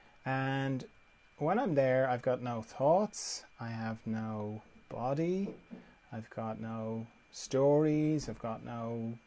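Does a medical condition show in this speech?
No.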